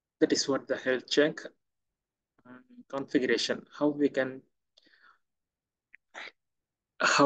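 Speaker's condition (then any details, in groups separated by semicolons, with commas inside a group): No condition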